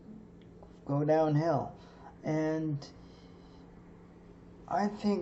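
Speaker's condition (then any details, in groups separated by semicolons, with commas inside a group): Cerebral palsy; stiff muscles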